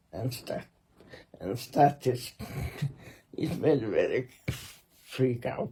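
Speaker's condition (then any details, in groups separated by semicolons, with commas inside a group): Muscular Parkinson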